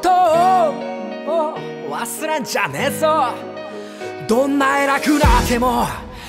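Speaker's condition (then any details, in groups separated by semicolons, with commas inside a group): No condition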